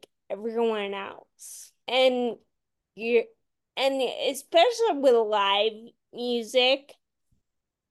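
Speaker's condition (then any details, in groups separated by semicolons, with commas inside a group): Friedreich's ataxia; diagnosed at 17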